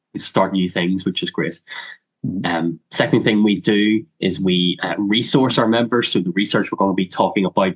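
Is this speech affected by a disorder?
Yes: cleft lip and palate; congenital, surgery and dental surgery in childhood; much speech therapy in childhood, dreaded reading aloud and public speaking as child.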